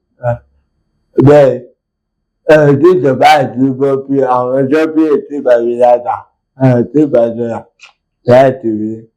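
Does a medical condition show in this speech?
Yes: cerebral palsy; from birth.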